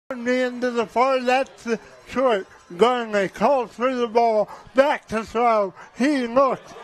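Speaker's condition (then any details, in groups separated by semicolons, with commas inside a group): Cerebral palsy; affects speech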